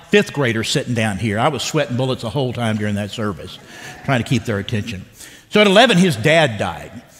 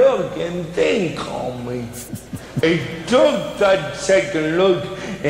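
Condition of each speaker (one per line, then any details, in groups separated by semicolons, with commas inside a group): No condition
Cerebral palsy; speech hard for others to understand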